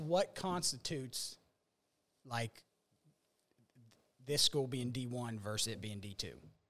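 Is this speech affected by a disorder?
No.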